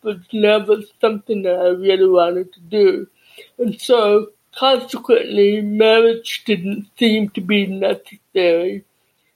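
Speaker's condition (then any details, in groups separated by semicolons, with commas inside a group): Cerebral palsy and deafness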